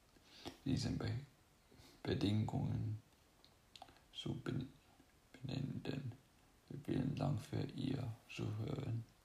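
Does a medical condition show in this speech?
Yes: cerebral palsy; cerebral palsy from birth, invisible disability, pain, slowness.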